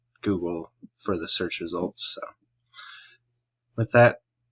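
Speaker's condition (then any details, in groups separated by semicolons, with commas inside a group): No condition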